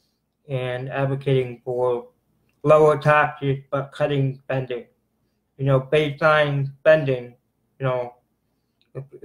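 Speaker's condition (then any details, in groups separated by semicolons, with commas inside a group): Cerebral palsy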